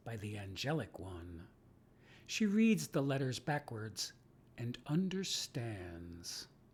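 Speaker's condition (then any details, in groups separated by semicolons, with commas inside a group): No condition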